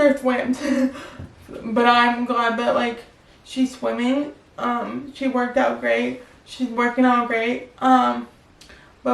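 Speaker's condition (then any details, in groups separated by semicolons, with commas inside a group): Cerebral palsy; spastic quadriplegic, wheelchair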